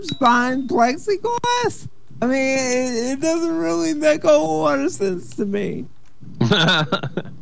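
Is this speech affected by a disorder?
Yes: cerebral palsy; wheelchair user.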